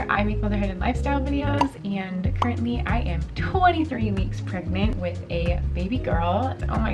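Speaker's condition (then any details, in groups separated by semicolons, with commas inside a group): No condition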